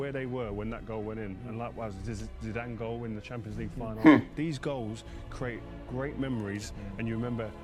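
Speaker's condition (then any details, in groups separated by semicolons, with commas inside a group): No condition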